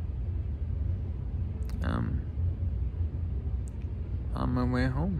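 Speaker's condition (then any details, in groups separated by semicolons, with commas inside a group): Traumatic brain injury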